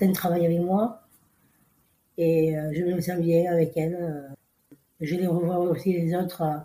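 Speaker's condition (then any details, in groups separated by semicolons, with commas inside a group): Down syndrome; congenital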